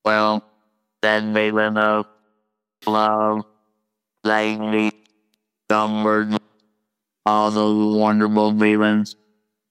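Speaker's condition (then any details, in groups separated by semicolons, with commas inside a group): Laryngectomy, total laryngectomy with electrolarynx; robotic electric wand voice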